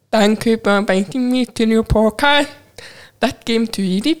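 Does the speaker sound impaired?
Yes: profound deafness, cochlear implant; learned to talk before sign language, speaks to hearing people, signs to deaf people.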